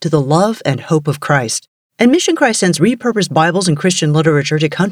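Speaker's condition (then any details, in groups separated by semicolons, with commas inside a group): No condition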